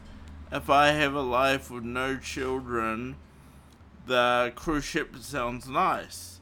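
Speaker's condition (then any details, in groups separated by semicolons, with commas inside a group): Cerebral palsy; morphine not allowed after it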